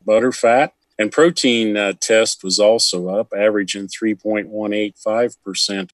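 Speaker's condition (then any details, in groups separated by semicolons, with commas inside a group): No condition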